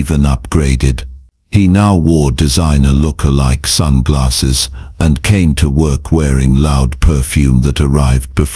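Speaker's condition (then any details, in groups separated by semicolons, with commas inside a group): No condition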